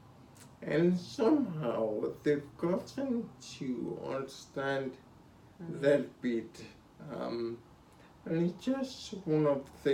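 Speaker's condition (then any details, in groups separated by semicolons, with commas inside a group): Spinocerebellar ataxia (sca7)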